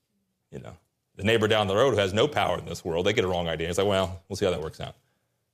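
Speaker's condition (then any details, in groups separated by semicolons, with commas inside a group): No condition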